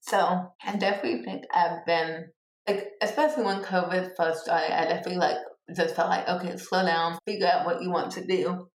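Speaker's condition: Cerebral palsy; physical and occupational therapy as child

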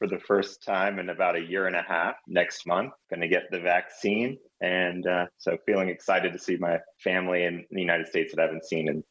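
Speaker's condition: No condition

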